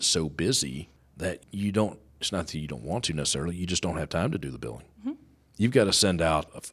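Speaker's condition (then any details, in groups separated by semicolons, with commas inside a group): No condition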